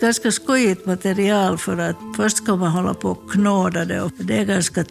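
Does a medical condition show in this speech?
Yes: Parkinson's disease; slightly shaky, very clumsy fumbling hands.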